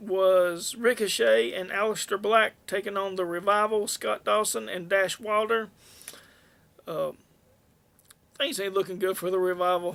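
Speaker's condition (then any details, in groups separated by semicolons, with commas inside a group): No condition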